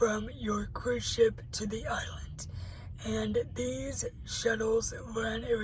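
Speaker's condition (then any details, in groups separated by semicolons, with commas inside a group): Cerebral palsy; uses a wheelchair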